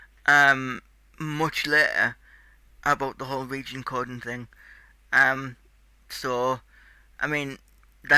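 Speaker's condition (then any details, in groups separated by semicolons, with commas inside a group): Cerebral palsy; tight muscles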